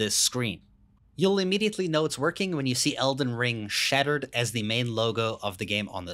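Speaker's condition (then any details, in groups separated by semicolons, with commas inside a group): No condition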